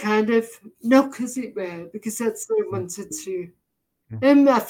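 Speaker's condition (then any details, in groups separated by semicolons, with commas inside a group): Deafness, severe; can hardly understand speech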